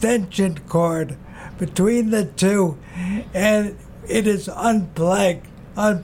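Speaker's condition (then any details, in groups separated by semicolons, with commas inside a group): Aphasia after stroke; stroke destroyed quarter of brain, right side, left side partially paralyzed, left arm unusable, lost proprioception; 7 years post stroke, 5 years with Triangle Aphasia Project, talks on any subject; initially no words, no reading, no swallowing, stomach tube, early speech therapy, relearned reading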